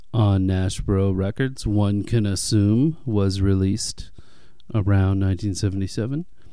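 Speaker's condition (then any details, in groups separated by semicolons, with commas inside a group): No condition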